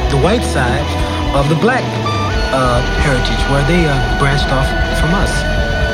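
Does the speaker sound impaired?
No.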